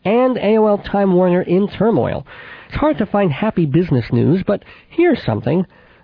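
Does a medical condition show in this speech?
Yes: cleft palate with lisp, cleft lip and palate, mild; age 39, about 39 years since infant operations.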